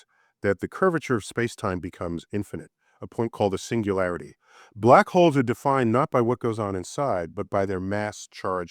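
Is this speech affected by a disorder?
No.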